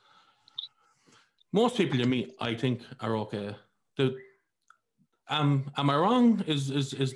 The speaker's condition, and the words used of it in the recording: Stuttering. I get an email from the same guy every so often saying, oh, you're stuttering, it's a disgrace, it's a this.